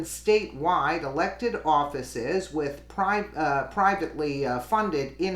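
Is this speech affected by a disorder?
No.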